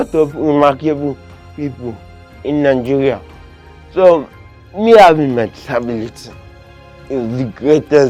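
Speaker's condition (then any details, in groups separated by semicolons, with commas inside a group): Cerebral palsy, severe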